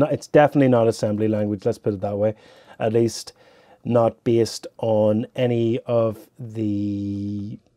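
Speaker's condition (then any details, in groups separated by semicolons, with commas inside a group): No condition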